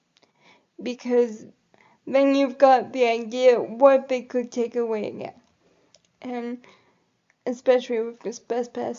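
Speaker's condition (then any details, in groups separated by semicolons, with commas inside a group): Cerebral palsy; quadriplegic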